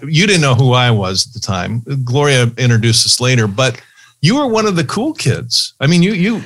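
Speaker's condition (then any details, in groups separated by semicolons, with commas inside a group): No condition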